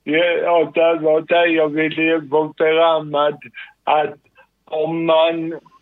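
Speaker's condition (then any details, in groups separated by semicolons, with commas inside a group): Cerebral palsy; sudden involuntary jerks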